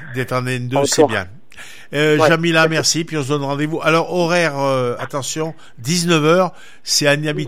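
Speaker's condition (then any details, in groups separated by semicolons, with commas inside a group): No condition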